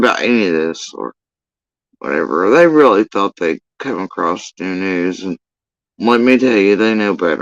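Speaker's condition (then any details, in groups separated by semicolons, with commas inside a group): Facial paralysis after surgery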